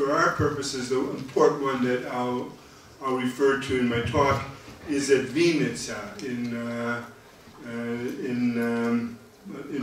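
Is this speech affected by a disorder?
No.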